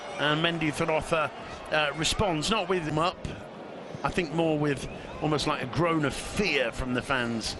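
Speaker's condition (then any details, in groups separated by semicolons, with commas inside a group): No condition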